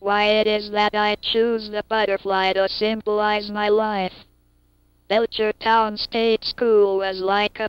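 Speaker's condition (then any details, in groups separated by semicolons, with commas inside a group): Cerebral palsy; cannot move limbs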